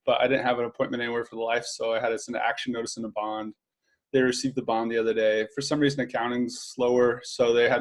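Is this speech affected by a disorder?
No.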